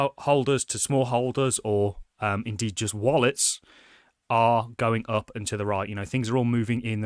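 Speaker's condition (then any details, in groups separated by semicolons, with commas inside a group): No condition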